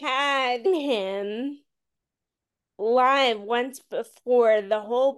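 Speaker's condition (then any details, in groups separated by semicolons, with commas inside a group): Friedreich's ataxia; voice worsened, cadence and slurring getting worse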